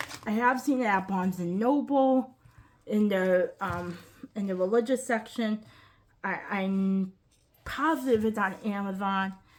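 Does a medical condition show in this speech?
Yes: cerebral palsy, quadriplegic.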